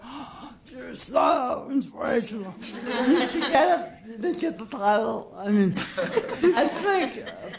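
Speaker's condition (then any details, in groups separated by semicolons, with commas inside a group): Cerebral palsy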